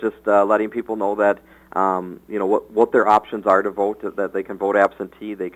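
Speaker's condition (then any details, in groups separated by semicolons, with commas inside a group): No condition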